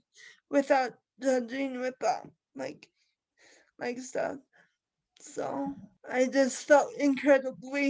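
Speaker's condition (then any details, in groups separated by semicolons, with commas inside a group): Cerebral palsy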